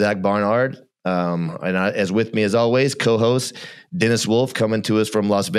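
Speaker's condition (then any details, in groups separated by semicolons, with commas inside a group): No condition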